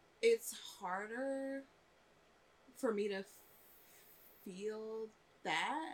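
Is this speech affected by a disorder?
No.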